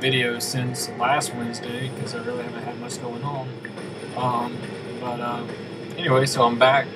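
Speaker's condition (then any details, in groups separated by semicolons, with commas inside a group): No condition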